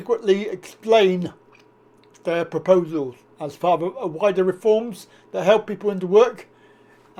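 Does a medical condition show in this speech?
Yes: cerebral palsy.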